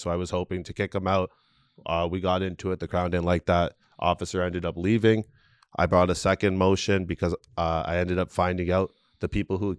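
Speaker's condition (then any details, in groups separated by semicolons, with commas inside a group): No condition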